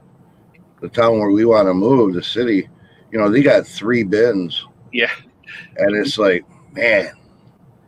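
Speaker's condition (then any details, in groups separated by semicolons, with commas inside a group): No condition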